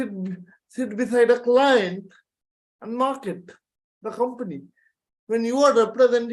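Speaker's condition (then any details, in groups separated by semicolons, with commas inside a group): Cerebral palsy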